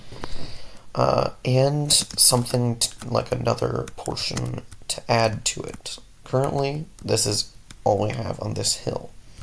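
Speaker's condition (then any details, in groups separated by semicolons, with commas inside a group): No condition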